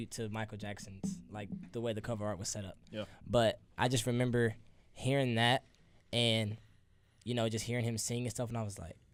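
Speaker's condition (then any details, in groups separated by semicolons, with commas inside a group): No condition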